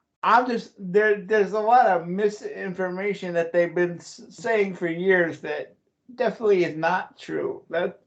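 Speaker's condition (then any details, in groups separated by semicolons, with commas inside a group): Cerebral palsy; voice goes up and down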